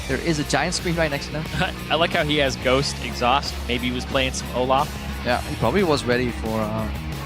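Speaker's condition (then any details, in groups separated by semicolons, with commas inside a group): No condition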